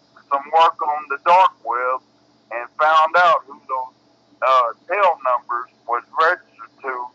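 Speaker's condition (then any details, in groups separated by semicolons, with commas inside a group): Cerebral palsy; bedbound; intestines completely stopped up, awaiting surgery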